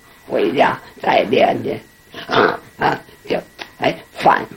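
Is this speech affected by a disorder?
Yes: laryngectomy, esophageal speech; trained in esophageal speech class; voice from swallowed air burped up, shaped by mouth articulators, learned through persistent belching practice.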